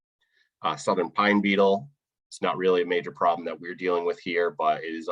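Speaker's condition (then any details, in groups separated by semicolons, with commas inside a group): No condition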